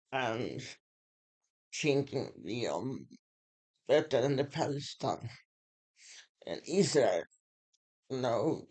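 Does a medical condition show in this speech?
Yes: muscular Parkinson.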